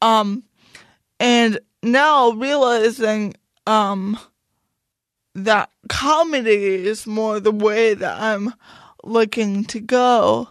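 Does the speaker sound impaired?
Yes: cerebral palsy; speech noticeably affected.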